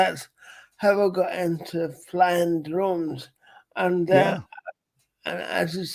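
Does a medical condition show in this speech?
Yes: cerebral palsy.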